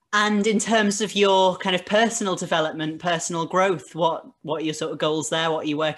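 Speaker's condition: No condition

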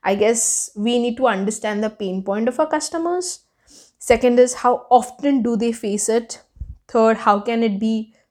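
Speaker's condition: No condition

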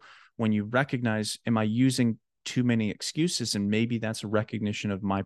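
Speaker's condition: No condition

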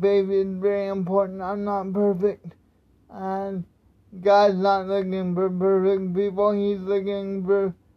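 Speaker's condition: Cerebral palsy; many physical tasks not possible

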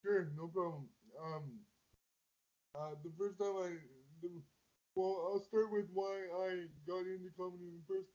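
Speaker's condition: Quadriplegic cerebral palsy; most of body affected, wheelchair user, needs help holding mic and adjusting position on stage; raising funds for ramp system to access inaccessible stages

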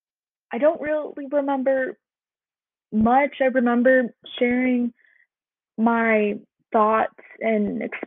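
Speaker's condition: Stuttering; woman, 23, persistent stuttering; stumbling on words, severity varies day to day, worse when crying, listeners stop noticing stutter; prolonged sounds, blocks

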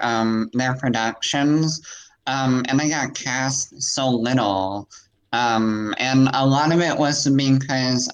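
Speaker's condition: Cleft palate; congenital cleft palate

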